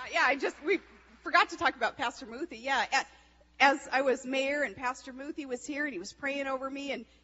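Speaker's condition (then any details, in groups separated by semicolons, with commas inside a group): No condition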